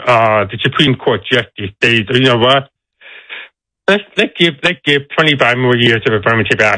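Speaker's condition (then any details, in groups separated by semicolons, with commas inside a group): Deafness; deaf accent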